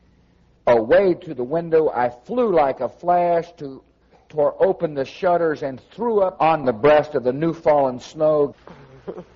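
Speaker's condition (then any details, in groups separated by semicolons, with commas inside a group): No condition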